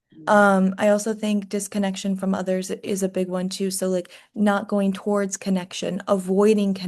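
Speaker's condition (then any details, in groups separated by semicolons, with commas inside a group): No condition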